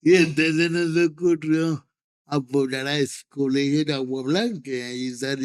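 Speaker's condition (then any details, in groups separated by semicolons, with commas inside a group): Cerebral palsy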